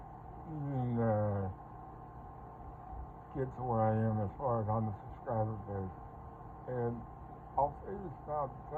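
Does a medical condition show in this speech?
Yes: Parkinson's; speech impediment.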